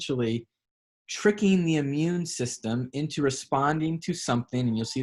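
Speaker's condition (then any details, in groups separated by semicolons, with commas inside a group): No condition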